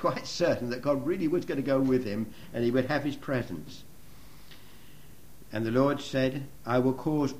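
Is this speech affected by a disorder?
No.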